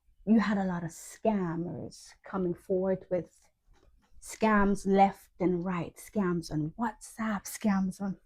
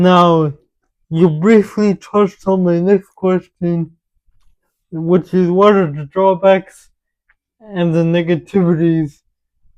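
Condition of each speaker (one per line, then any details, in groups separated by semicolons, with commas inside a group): No condition
Cerebral palsy; with developmental delay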